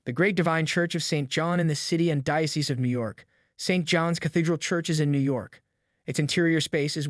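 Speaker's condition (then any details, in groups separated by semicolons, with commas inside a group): No condition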